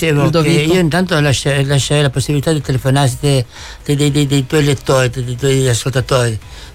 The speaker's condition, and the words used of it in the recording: Parkinson's disease. Parlo male, non riesco quasi a camminare.